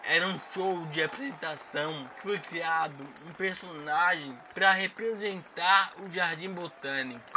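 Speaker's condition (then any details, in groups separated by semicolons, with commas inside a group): Cerebral palsy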